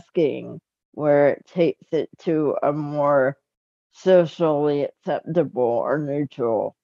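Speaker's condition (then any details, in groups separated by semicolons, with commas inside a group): Cerebral palsy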